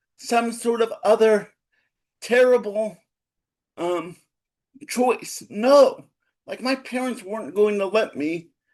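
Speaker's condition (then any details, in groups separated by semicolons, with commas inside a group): Cerebral palsy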